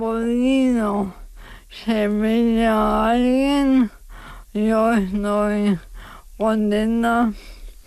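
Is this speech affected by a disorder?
Yes: ALS; diagnosed at about age 35.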